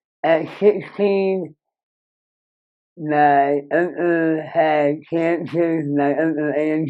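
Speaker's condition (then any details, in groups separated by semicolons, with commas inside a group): Moebius syndrome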